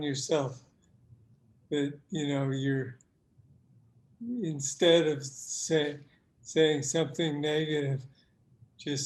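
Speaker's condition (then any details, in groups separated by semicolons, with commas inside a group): Parkinson's disease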